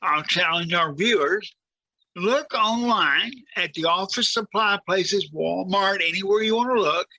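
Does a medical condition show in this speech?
Yes: cerebral palsy.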